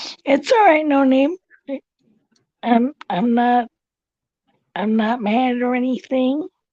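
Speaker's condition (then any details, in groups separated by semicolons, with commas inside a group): Cerebral palsy; tracheotomy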